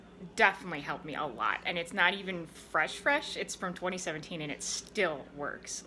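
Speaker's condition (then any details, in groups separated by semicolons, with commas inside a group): No condition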